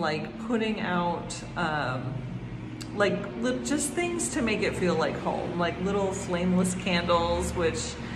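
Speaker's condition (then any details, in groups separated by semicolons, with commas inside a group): No condition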